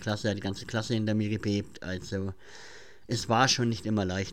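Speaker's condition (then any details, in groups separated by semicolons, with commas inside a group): Cleft palate; speech impediment, listeners messaged that he cannot be heard, mimicked at school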